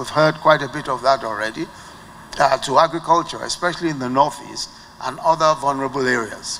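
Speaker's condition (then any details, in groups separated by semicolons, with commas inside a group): No condition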